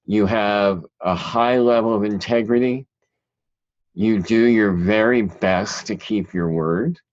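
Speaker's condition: Cleft palate; present since childhood

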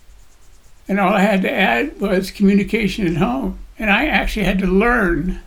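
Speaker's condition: Parkinson's disease; voice shakes, body shakes

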